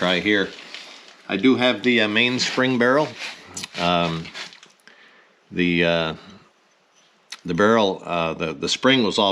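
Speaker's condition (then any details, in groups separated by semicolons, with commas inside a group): No condition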